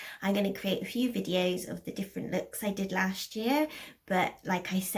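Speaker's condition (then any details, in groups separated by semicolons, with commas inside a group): No condition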